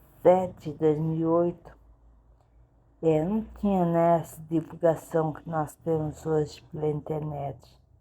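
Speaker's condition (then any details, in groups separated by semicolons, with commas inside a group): Cerebellar ataxia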